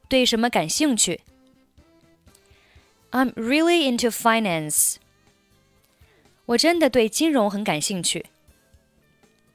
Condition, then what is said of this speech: None; typical speech.